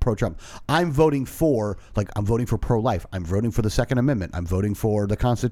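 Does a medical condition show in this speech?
No.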